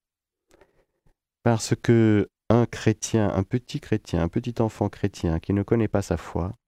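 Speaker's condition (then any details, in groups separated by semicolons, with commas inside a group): No condition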